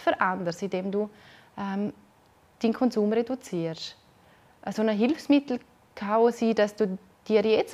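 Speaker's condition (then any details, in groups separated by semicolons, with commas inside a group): No condition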